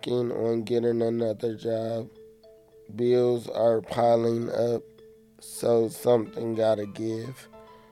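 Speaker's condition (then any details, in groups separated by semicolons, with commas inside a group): Cerebral palsy; affects movement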